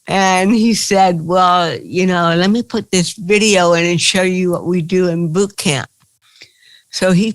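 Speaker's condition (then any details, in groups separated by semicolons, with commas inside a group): Cerebral palsy; from birth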